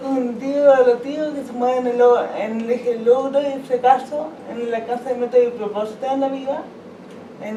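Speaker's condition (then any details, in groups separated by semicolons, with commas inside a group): Cerebral palsy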